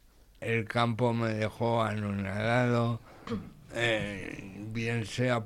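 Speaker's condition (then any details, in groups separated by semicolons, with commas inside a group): Condition akin to cerebral palsy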